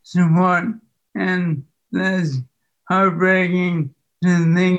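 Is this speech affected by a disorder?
Yes: ALS; diagnosed in Kansas, losing ability to use muscles; speech has declined.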